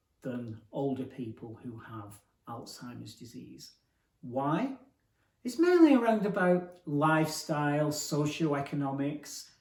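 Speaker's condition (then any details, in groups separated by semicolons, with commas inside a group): No condition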